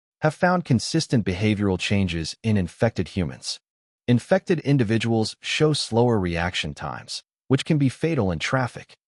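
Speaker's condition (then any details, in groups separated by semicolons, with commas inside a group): No condition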